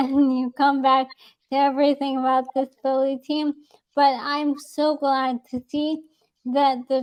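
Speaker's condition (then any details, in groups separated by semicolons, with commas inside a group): ALS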